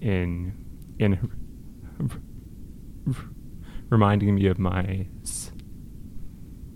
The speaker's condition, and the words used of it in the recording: Stuttering. It can change by the week, by the day.